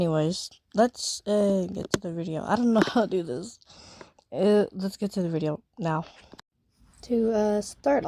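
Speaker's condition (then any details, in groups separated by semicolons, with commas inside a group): No condition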